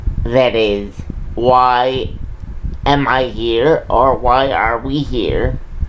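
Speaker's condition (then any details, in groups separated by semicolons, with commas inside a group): Cerebral palsy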